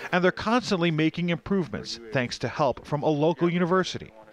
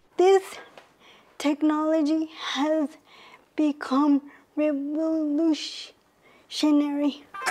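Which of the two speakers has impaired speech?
The second: cerebral palsy; power wheelchair since age 6.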